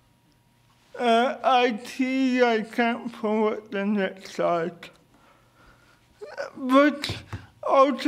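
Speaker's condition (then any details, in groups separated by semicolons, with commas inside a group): Cerebral palsy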